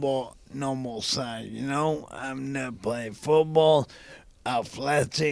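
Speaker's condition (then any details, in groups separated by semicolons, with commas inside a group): ALS; young onset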